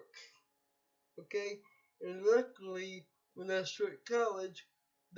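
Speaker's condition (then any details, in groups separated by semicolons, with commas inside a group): Cerebral palsy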